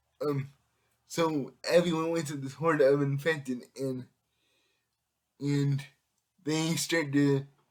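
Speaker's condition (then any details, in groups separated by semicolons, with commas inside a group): Cerebral palsy; able to speak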